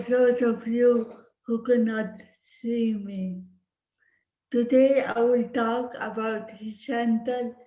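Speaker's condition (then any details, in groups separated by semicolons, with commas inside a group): Cerebral palsy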